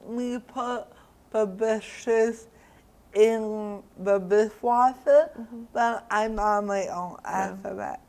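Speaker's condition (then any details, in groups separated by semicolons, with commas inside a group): Cerebral palsy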